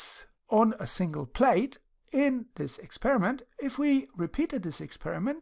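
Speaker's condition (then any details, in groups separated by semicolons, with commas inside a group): No condition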